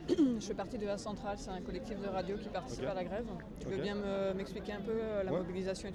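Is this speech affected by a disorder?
No.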